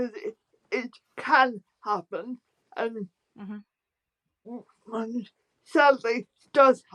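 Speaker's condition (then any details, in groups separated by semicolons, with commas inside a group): Spastic quadriplegic cerebral palsy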